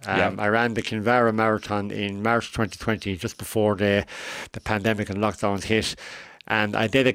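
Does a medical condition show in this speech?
Yes: cleft lip and palate; congenital cleft lip and palate, facial difference, operations from early childhood, last surgery at age 17, deviated septum.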